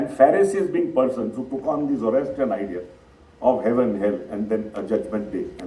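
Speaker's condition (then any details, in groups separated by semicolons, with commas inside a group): No condition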